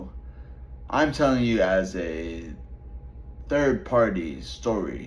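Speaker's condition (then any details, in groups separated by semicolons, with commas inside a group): Traumatic brain injury; 20-foot fall, surgery; relearned talking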